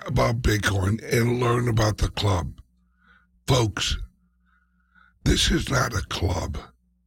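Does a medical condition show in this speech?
Yes: speech impediment, mild.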